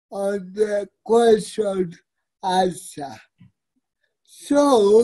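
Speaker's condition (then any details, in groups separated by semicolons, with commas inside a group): Cerebral palsy; fine motor skill challenges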